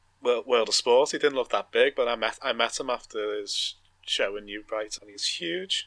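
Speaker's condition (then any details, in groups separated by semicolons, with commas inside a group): No condition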